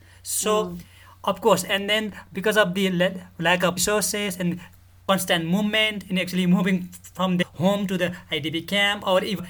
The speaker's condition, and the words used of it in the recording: Stuttering. As I told you before, I have a stammering problem.